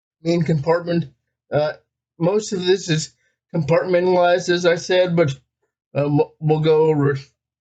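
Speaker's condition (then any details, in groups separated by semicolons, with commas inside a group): Cerebral palsy, spastic diplegia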